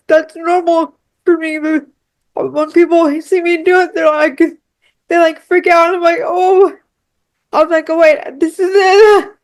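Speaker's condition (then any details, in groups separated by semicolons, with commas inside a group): Cerebral palsy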